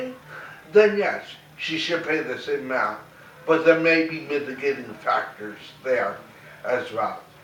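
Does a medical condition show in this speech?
Yes: cerebral palsy, mild; mainly affects speech.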